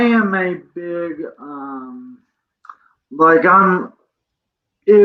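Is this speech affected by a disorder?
Yes: cerebral palsy; present from birth.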